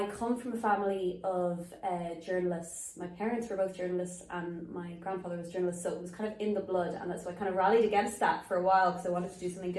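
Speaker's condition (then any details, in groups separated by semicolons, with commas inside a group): No condition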